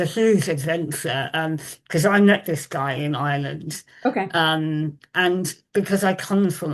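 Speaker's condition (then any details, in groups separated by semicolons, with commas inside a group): Moebius syndrome facial paralysis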